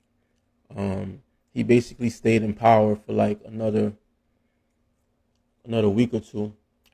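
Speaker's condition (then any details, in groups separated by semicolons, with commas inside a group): No condition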